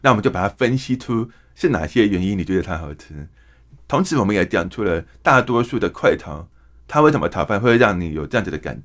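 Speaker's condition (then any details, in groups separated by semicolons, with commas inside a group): Hearing impairment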